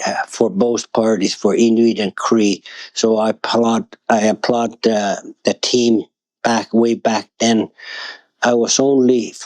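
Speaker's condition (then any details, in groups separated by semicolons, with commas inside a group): No condition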